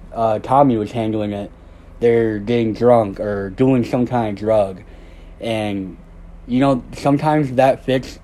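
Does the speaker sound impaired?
Yes: cleft lip and palate; congenital cleft lip and palate, no front teeth at birth, jaw reconstruction with jaw wired shut.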